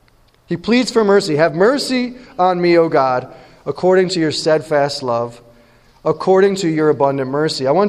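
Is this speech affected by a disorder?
No.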